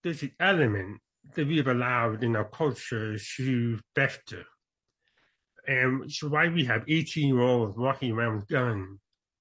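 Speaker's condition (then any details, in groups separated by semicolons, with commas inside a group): Born deaf; congenital deafness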